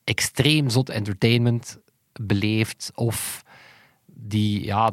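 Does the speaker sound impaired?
No.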